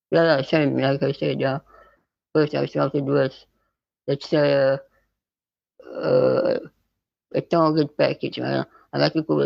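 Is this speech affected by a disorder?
Yes: spinal muscular atrophy type 2.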